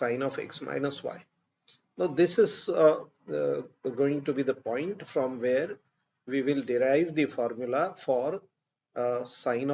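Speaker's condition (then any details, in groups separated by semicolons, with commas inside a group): No condition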